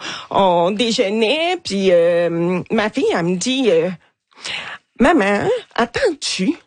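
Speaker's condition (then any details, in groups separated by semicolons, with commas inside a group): Hearing loss, cochlear implant; deaf, hard of hearing, hears nothing without implant; implant removed at night, hard to tell who is speaking, sometimes struggles to understand children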